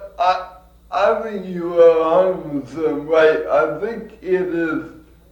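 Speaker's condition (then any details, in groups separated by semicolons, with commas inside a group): Cerebral palsy; from birth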